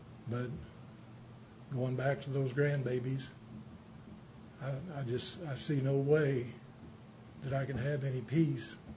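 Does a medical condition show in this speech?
Yes: Parkinson's; a little shaky tonight, slowed down state; not speaking too fast.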